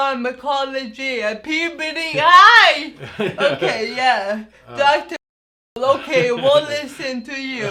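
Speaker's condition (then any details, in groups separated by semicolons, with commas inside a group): Anoxic brain injury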